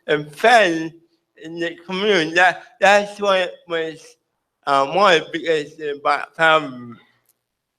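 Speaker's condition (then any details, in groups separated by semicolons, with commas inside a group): Cerebral palsy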